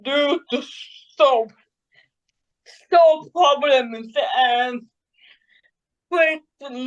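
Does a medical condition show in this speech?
Yes: cerebral palsy.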